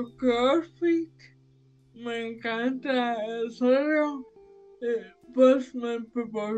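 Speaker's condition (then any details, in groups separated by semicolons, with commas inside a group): Severe brain injury; birth brain injury from oxygen loss, cerebral palsy; major improvement after seven-year intensive program, still exercises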